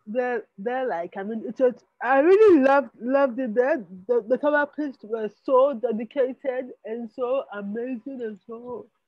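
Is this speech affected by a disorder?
Yes: spastic cerebral palsy.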